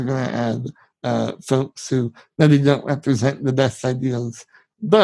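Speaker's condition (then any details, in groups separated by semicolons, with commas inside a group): Spinal muscular atrophy; genetic, from birth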